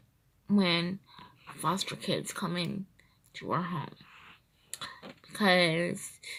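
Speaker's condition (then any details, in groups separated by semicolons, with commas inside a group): Cerebral palsy, triplegia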